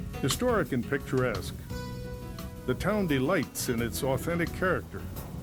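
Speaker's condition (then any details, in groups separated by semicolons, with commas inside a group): No condition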